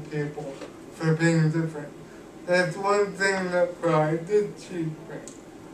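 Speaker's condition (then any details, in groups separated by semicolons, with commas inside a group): Cerebral palsy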